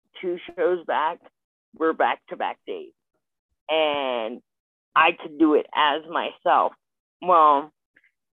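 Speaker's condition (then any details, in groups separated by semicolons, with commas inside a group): Spastic quadriplegic cerebral palsy; not paralysis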